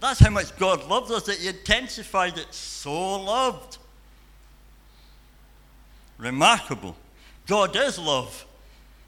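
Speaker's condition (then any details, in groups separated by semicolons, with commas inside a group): Cleft palate and cleft lip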